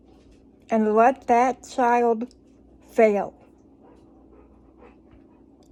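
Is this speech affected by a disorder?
Yes: cerebral palsy; from birth.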